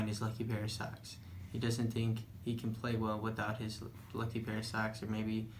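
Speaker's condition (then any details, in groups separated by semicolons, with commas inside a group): No condition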